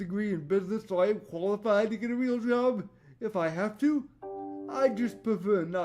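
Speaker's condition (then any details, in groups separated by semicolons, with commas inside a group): Cerebral palsy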